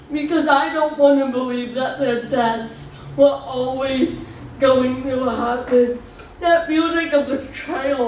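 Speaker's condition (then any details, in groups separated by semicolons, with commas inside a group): Cerebral palsy; speech slightly off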